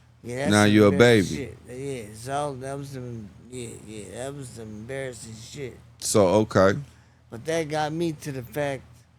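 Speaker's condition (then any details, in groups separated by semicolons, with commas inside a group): Traumatic brain injury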